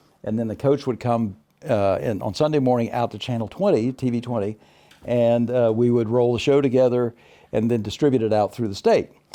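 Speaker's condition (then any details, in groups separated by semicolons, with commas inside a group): No condition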